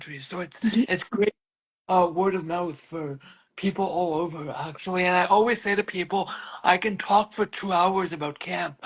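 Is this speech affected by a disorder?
Yes: cerebral palsy.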